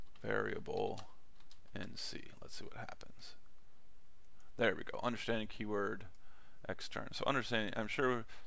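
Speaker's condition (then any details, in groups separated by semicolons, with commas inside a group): No condition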